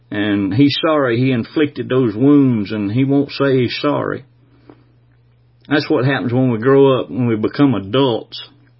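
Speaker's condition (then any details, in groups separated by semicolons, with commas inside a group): No condition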